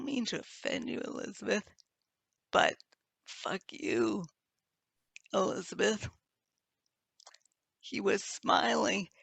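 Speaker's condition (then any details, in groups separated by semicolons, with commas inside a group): Multiple sclerosis; quadriplegic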